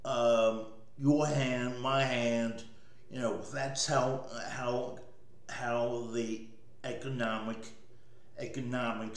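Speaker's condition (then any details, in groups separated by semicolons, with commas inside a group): Cerebral palsy; speech may sound drunk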